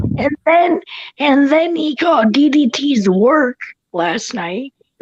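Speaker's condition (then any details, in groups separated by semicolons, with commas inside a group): Cerebral palsy; visible disability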